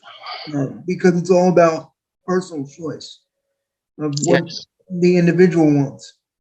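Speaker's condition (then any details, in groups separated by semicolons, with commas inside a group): Quadriplegic cerebral palsy; quadriplegic form, permanent wheelchair user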